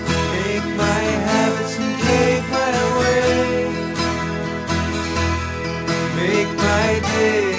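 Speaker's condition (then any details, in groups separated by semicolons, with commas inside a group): No condition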